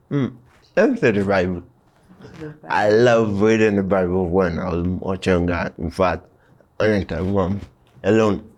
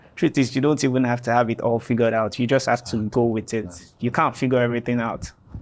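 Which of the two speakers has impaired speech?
The first: cerebral palsy; severe, limited movement and coordination.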